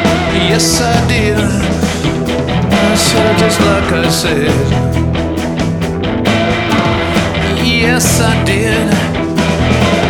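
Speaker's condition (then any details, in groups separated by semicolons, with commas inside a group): No condition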